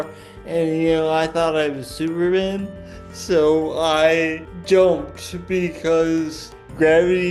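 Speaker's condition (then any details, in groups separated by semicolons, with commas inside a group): Traumatic brain injury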